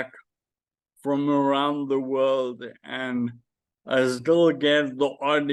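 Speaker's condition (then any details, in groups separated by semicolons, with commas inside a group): Friedreich's ataxia; spasticity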